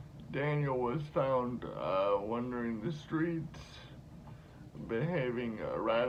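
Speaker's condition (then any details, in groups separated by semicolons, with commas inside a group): Cerebral palsy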